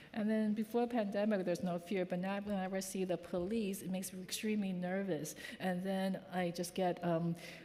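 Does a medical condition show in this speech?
No.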